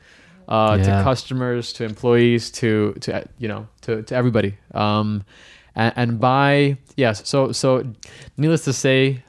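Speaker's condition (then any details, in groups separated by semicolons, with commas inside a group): Stuttering; onset age 8 in Hong Kong, possibly genetic, long covert, avoided speaking, substituted words, spoke fast; fluency shaping therapy in Mumbai and Japan, American Institute for Stuttering intensive, accepting stuttering 1.5 years; audible voluntary stuttering, deliberately tries to stutter as management strategy; repeated sounds, repeated words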